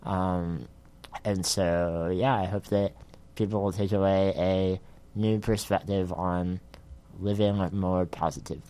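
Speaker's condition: Spinal muscular atrophy; uses expensive wheelchair

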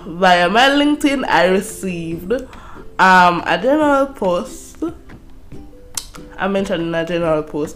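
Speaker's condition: Cerebral palsy

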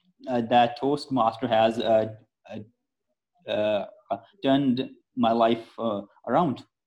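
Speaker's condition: Stammering; persistent stammering, practices speech techniques, PSF Toastmasters Club for stammerers; still stammers, comfortable sharing thoughts, marked improvement over past 4 months with Toastmasters; stumbles in speaking, amount varies, expresses self easily despite stammering; prolonged sounds, blocks

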